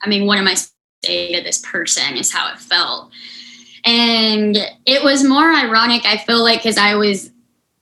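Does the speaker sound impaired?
Yes: unilateral cleft lip and palate, severe.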